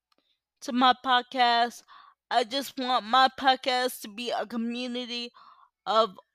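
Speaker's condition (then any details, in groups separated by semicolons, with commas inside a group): Cerebral palsy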